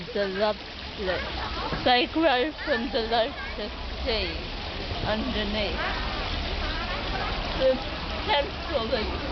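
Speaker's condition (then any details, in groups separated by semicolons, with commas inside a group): Cerebral palsy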